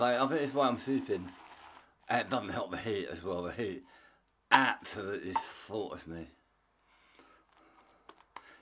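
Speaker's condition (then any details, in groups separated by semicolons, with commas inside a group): Tongue cancer; half tongue removed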